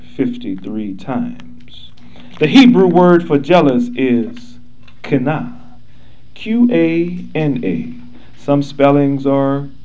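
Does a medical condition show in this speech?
No.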